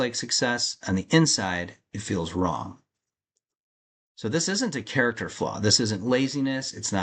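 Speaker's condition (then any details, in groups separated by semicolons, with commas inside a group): No condition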